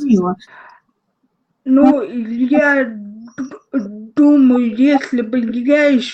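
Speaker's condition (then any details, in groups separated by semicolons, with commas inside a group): Cerebral palsy, spastic diplegia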